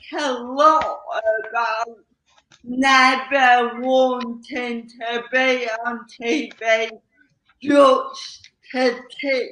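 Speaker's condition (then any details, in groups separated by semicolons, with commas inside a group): Cerebral palsy; slow speech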